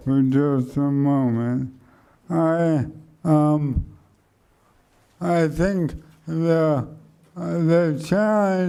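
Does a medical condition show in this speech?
Yes: ALS; speech slowed and softened.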